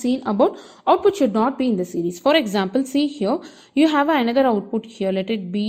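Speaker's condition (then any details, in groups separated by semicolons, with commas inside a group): No condition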